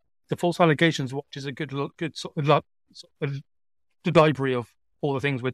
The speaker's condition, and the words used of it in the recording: Stuttering. I felt stupid in prison, but it's the choice I made then as a much heavier stammerer than I am now.